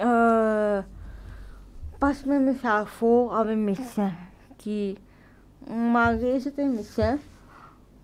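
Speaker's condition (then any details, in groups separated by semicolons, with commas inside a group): Cerebral palsy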